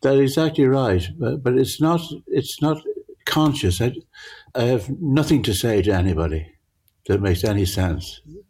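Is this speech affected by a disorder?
Yes: Parkinson's; difficulty judging near and far.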